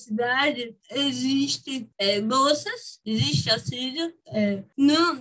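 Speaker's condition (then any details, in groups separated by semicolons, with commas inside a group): Cerebral palsy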